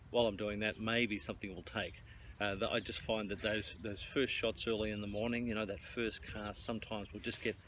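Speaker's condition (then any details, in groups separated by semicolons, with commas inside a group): No condition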